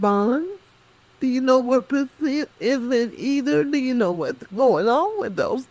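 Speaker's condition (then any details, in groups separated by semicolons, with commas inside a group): Cerebral palsy; cognition intact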